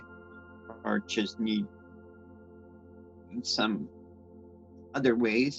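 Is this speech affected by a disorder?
Yes: cerebral palsy; from birth; speech issues.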